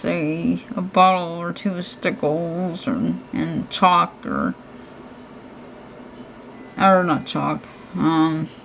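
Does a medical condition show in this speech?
Yes: cerebral palsy; hands affected, shaking.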